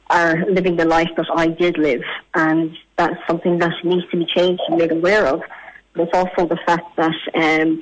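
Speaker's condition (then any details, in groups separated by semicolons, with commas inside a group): Cleft palate; congenital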